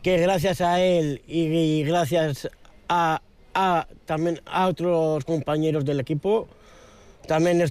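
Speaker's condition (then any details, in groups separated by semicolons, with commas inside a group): Down syndrome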